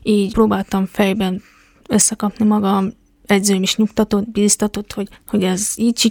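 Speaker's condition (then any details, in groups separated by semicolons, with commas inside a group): Deafness; congenital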